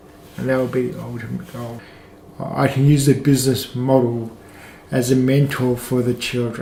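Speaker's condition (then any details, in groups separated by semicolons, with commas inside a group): Cerebral palsy, mild; right side, balance and coordination affected; slight; speech affected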